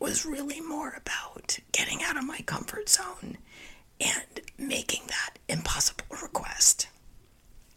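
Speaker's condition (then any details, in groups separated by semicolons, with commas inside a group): Spasmodic dysphonia; linked by speaker to stress and overwhelm from previous years; currently dealing with and working through it, still recovering; voice sounds like laryngitis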